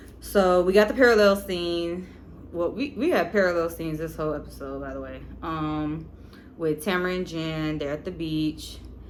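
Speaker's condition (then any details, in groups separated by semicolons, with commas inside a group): No condition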